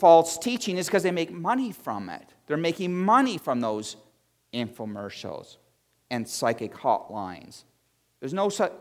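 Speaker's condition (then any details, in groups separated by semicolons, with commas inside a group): No condition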